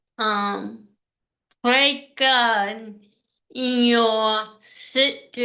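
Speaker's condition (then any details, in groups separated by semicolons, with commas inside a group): Cerebral palsy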